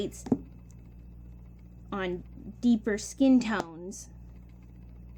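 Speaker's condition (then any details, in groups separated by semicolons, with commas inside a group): No condition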